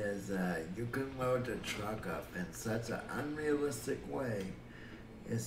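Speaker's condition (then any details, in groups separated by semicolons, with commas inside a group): Cerebral palsy; affects muscle coordination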